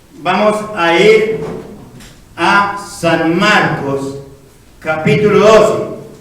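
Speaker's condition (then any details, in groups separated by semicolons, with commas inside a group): No condition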